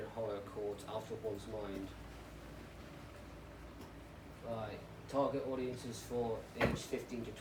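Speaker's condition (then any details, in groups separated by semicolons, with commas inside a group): No condition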